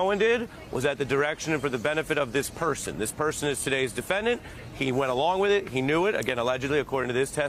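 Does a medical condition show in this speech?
No.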